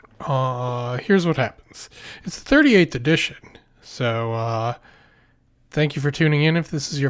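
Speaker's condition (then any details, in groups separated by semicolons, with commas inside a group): No condition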